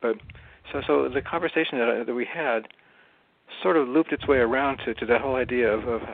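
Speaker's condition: Parkinson's disease; some years before recording

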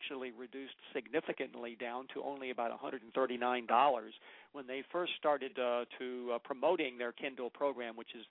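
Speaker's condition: No condition

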